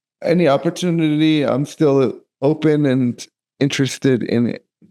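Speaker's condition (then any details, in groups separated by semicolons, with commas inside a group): Cerebral palsy; speech affected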